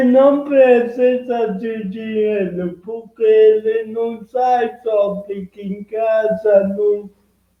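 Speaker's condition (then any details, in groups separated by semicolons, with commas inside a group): Cerebral palsy; present from birth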